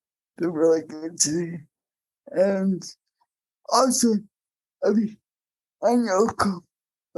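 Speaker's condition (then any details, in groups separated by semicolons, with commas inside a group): Cerebral palsy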